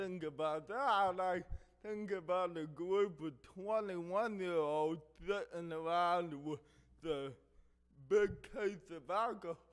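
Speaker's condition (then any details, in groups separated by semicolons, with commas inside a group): Cerebral palsy; affects hearing and speech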